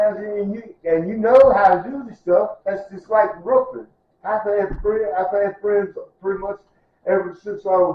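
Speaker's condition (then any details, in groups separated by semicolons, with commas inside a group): Cerebral palsy; milder form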